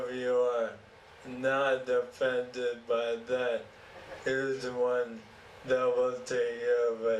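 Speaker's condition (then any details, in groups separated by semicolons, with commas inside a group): ALS; diagnosed about one year ago; slowed response time, speech affected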